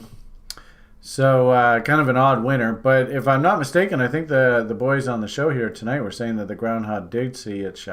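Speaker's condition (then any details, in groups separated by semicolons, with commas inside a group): No condition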